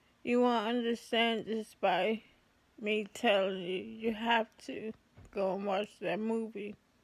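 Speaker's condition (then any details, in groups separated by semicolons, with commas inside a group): ALS; affects hands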